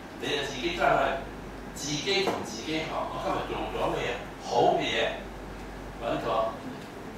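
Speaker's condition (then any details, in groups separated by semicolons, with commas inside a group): No condition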